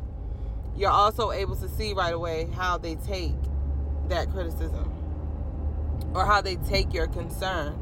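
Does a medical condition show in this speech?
No.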